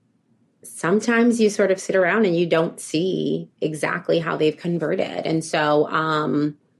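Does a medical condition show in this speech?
No.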